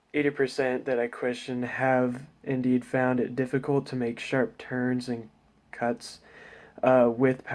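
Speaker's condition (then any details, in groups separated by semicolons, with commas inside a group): No condition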